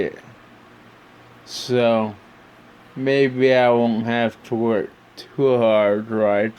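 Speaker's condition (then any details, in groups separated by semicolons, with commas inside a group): Brain injury (brain shearing)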